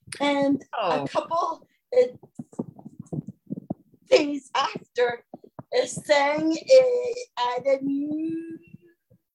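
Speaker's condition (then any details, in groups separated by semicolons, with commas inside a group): Stuttering; prolonged sounds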